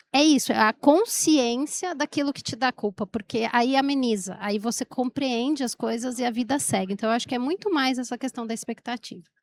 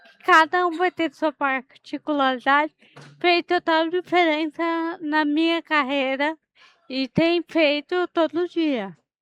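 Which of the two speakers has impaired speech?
The second: cerebral palsy.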